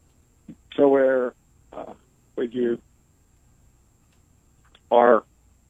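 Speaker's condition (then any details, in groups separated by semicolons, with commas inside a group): ALS, speech-generating device; motor neuron loss, progressive paralysis with sensation intact, pain with paralysis; about 17 to 20 years since onset, uses wheelchair, approaching total paralysis; barely able to speak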